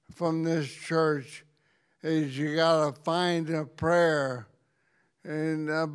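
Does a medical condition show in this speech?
Yes: ALS; progressive neurodegenerative motor disease.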